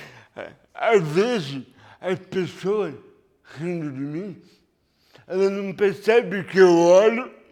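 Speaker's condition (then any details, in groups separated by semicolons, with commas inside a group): Cerebral palsy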